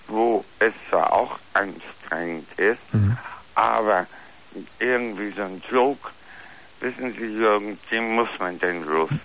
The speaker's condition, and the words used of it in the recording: Oral cancer. Daher sprichst du auch etwas anders als gesunde Menschen?